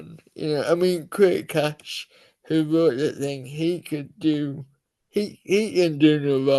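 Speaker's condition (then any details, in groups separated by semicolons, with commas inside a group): Cerebral palsy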